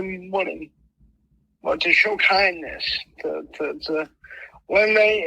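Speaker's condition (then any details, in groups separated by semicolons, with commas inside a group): Mild cerebral palsy; speech impediment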